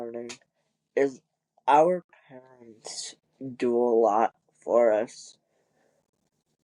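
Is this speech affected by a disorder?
Yes: cerebral palsy; wheelchair user.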